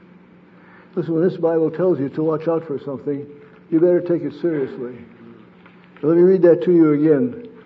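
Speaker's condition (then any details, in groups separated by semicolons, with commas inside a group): Parkinson's disease; sleep disrupted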